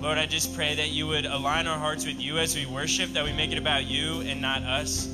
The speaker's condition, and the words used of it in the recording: No condition.